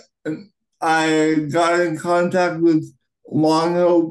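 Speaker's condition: Cerebral palsy, right-sided high tone

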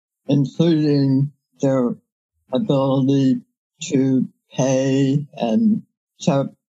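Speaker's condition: Head and neck cancer surgery; no evidence of disease for years, severe dysphagia from treatment effects, no normal meal since

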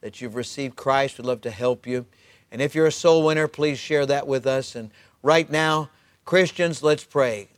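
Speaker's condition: No condition

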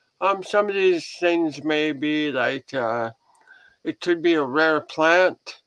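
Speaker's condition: Head and neck cancer surgery; crooked head since

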